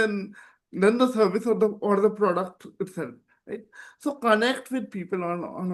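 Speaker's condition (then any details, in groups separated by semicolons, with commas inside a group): Cerebral palsy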